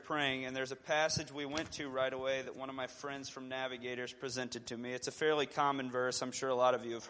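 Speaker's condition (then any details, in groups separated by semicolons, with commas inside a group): No condition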